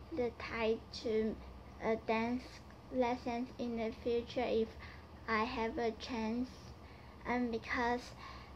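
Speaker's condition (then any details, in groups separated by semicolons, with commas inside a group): Cerebral palsy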